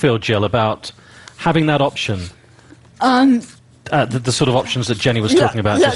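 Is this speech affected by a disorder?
No.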